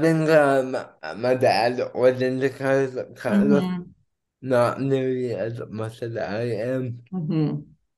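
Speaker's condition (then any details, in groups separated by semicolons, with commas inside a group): Cerebral palsy; physical therapy when younger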